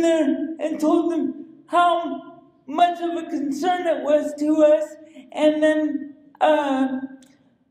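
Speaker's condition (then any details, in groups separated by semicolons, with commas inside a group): Cerebral palsy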